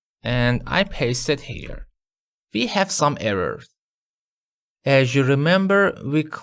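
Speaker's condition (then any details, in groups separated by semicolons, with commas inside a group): No condition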